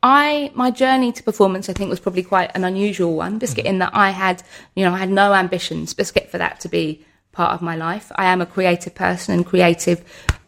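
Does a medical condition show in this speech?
Yes: Tourette's syndrome; neurological, basal ganglia, motor and vocal tics, intensified in early 20s, wheelchair user, independent with support; tics fluctuate unpredictably, worse with heightened emotion, continue when alone, strapped in when performing; frequent vocal tics interrupting speech, hedgehog, sausage, cats, occasional longer phrase tics.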